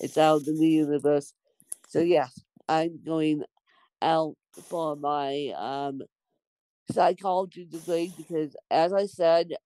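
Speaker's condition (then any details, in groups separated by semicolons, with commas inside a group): Cerebral palsy, mixed, moderate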